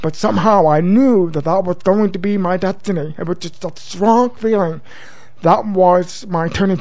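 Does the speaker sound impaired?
Yes: profound deafness since birth; congenital, total deafness; speaks orally as guest on radio show; learned speech via daily school speech therapy, mother's home drills feeling throat vibrations.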